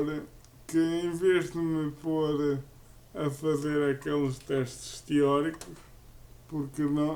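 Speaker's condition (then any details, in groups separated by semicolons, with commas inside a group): Cerebral palsy; uses a wheelchair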